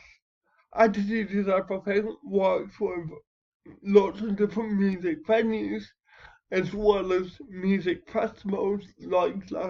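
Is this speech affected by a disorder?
Yes: cerebral palsy.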